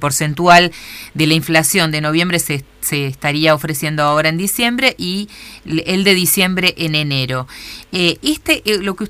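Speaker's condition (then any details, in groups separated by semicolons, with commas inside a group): No condition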